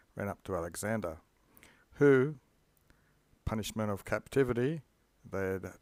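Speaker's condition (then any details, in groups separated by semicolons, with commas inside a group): No condition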